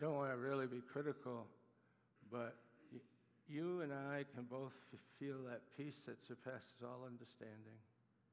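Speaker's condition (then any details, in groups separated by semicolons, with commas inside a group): Parkinson's disease; Parkinson's attacks muscles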